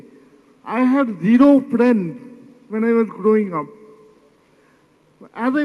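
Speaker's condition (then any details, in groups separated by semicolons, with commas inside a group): Cerebral palsy; could not talk properly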